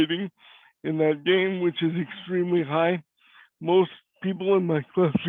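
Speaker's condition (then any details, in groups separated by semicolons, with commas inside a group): Cerebral palsy; cannot walk; voice is different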